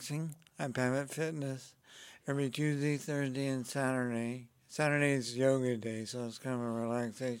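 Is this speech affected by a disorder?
Yes: Parkinson's disease; loss of smell first, tremor, symptoms long before diagnosis, diagnosed at Baylor University; pills, vigorous exercise, rocksteady boxing at Pavitt Fitness every Tuesday.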